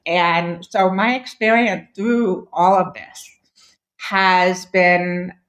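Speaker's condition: Deafness; lip reading

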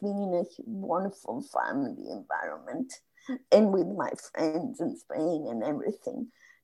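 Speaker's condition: Spasmodic dysphonia; voice lost

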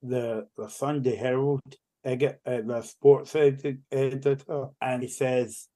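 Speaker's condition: Cerebral palsy; cerebral palsy affecting right side, used Zimmer frame when younger, school physio to walk unaided; walks and talks now; childhood speech hard for others to understand, speech therapy at school, learned to talk

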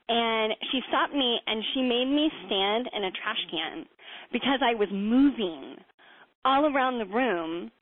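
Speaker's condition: Cleft palate; congenital cleft palate

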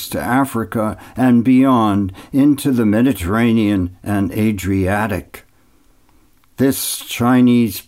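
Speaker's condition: No condition

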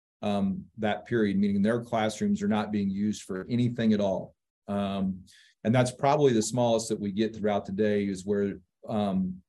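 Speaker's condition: No condition

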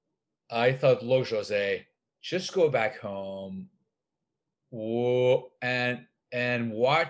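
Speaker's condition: Stutter; stutter from birth, neurological, severe growing up in Lebanon, avoided speaking; still stutters, breathing technique to control stutter, Toastmasters, speaking practice with strangers; blocking, getting stuck on words for long periods, worse in some periods; repeated sounds, prolonged sounds

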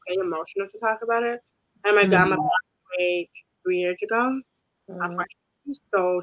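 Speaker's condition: Deafness; hearing aids, saw speech therapist and audiologist; age 24, about 20 years since onset, relies on lipreading, masks make communication hard; hears one or two words with accents, asks for slow speech, cannot hear in loud restaurants

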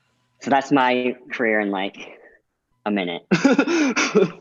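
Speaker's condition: Cleft lip and palate

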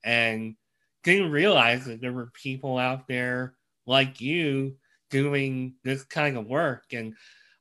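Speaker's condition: Cleft lip and palate; many obstacles in life

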